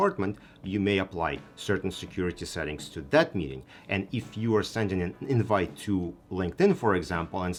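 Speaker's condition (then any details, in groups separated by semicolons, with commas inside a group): No condition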